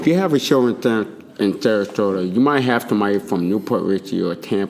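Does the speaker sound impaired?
Yes: hard of hearing; not deaf, hears but not much, owns hearing aid, listening hardest part of wrestling; hearing aid not worn, hears interviewer fine face to face.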